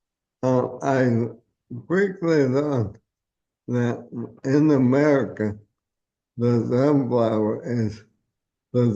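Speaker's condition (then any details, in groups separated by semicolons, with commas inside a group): ALS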